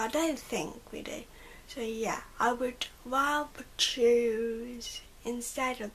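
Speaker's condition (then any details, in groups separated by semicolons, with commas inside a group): Cerebral palsy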